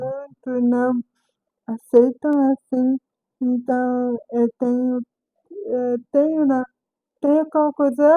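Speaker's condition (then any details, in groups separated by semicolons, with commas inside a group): Cerebral palsy; specific motor neurons affected, unable to walk; diagnosed age 13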